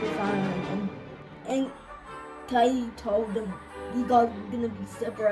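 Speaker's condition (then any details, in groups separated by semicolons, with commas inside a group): Cerebral palsy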